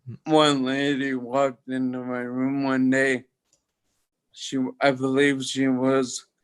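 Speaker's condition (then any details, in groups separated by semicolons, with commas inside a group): Toxic leukoencephalopathy, locked-in syndrome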